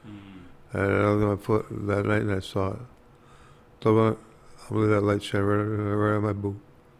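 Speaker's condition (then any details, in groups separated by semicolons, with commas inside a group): Parkinson's disease; hard time talking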